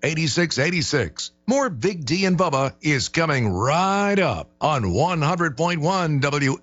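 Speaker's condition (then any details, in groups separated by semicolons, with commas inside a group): No condition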